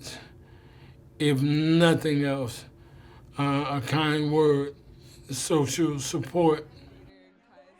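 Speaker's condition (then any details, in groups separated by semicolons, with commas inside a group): ALS; slurred speech early sign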